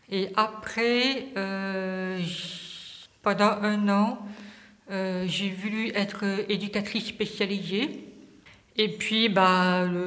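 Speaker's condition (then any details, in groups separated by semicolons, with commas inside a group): Hearing impairment from birth, congenital; no speech until age ten, lacked hearing equipment early, specialised school; weekly therapy with Jackie nearly four years, resumed after years without, monthly practice with Edith, audioprothésiste; able to sing and hear liturgy, speech regained through two years' therapy with Jackie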